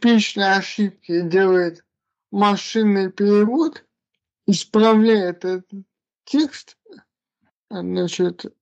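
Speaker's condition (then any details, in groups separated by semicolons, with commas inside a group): Cerebral palsy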